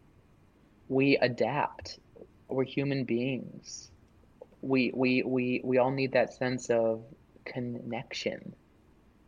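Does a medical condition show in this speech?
Yes: stuttering; onset at age 3-4, strong fear of speaking; openly stutters, self-advertises, past speech programs, support groups, self-help; broken-up speech at times; here repeated words.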